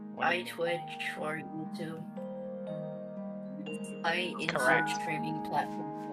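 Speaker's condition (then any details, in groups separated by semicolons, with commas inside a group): No condition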